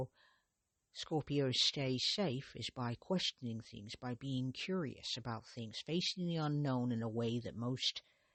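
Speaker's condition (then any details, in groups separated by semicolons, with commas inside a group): No condition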